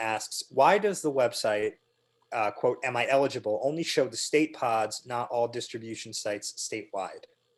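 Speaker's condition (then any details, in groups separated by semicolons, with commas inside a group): No condition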